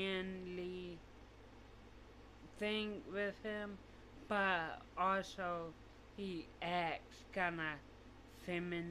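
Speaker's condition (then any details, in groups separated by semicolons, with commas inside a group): Mild cerebral palsy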